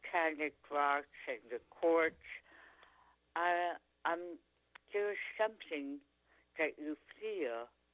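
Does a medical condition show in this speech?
Yes: tongue cancer; stage 4 tongue cancer, chronic sore throat symptom, Dr. Oxford removed three quarters of tongue, two surgeries; speaking and eating again after surgery; could not speak, swallow or eat after surgery, feeding tube, now speaks pretty clearly.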